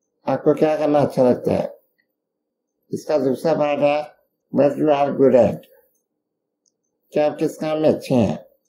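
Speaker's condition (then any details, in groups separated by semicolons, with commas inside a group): Duchenne muscular dystrophy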